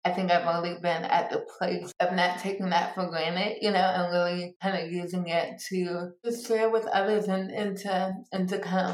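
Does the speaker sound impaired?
Yes: cerebral palsy; speech impediment, people sometimes ask about it.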